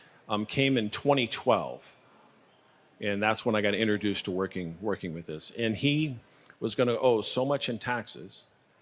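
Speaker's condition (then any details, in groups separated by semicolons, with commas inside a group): No condition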